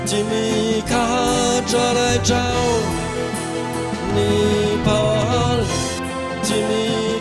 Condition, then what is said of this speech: No condition.